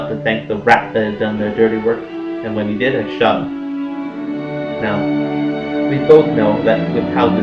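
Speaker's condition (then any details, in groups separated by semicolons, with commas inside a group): No condition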